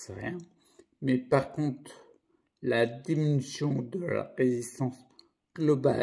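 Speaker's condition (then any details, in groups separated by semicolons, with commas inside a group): Primary progressive multiple sclerosis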